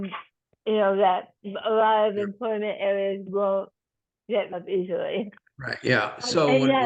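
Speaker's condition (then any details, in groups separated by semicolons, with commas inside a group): Tongue cancer surgery and reconstruction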